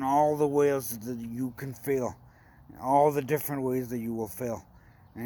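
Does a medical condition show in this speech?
Yes: brain injury.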